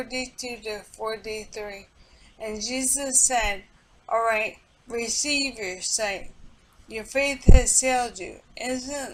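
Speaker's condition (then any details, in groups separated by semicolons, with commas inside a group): Multiple sclerosis; speech affected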